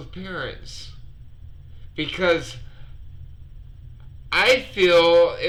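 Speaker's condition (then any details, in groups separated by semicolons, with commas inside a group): Multiple sclerosis; sometimes hard to breathe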